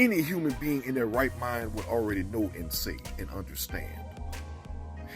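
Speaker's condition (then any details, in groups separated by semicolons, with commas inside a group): No condition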